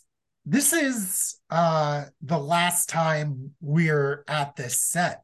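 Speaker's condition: No condition

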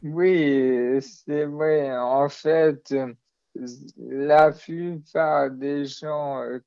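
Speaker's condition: Maladie de Charcot (ALS); amyotrophic lateral sclerosis

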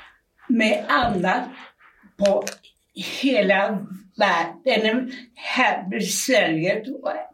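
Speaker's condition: Aphasia; aphasia from brain damage, at onset could not speak at all, partly recovered after time in Spain; knows words but cannot get them out, word-finding errors, garbled non-words, restarts, repetitions

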